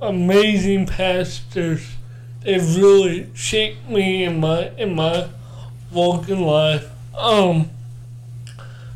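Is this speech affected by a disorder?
Yes: cerebral palsy; born not breathing.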